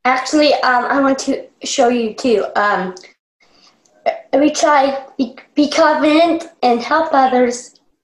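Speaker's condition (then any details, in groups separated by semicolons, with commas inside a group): Down syndrome; low muscle tone, oral motor skills therapy from infancy, speech therapy about 16 years; weaker facial speech muscles affect speech patterns, sometimes unclear or too quiet, lips apart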